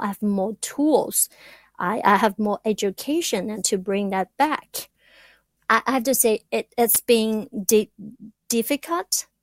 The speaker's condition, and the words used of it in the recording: Stuttering. I'm still a person who stutters.